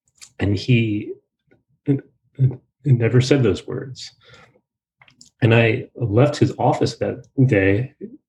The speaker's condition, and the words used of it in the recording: Stuttering. Most of my disfluency is blocking on sounds, like the pause I just had before the word block.